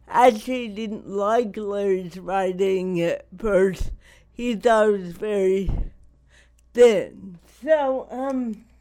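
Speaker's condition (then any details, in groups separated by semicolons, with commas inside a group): Cerebral palsy; wears down with age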